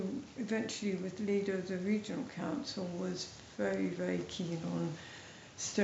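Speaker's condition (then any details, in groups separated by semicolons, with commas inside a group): MND, mild; speech slightly affected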